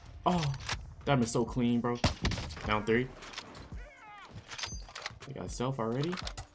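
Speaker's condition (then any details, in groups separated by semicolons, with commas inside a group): No condition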